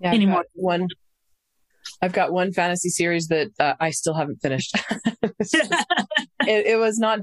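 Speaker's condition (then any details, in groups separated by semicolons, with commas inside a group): No condition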